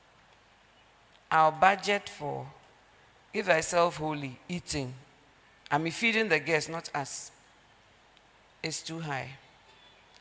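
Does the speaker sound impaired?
No.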